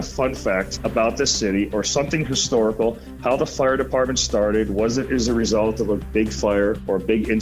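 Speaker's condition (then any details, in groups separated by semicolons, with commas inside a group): No condition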